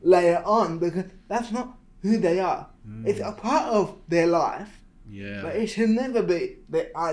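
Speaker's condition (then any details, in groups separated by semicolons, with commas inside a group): Cerebral palsy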